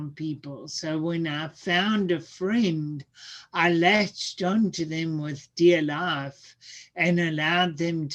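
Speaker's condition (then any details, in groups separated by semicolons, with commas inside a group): Cerebral palsy; speech sounds atypical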